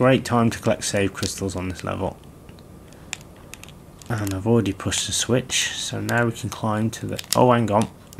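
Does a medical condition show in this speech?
No.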